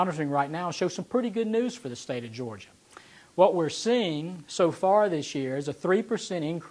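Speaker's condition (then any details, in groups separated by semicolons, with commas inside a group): No condition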